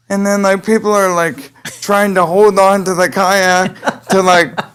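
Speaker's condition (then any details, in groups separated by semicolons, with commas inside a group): Cerebral palsy; present from birth; able to speak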